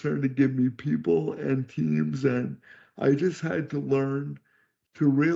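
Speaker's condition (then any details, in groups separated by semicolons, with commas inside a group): Cerebral palsy; could not talk until age 12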